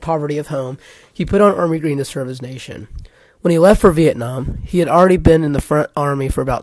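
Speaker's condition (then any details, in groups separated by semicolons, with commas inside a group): No condition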